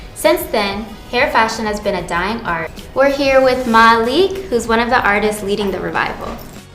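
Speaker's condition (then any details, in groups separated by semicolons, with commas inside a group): No condition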